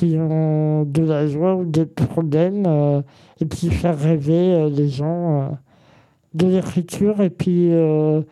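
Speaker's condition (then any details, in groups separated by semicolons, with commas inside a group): Congenital muscular dystrophy; present from birth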